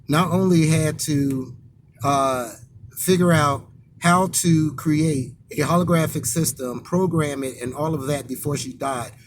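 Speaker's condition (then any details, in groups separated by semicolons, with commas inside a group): No condition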